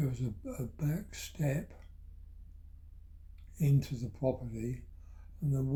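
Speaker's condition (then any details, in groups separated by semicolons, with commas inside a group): Parkinson's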